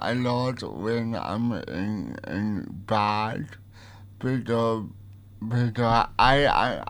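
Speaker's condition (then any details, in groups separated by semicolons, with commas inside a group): Cerebral palsy; uses light writer communication device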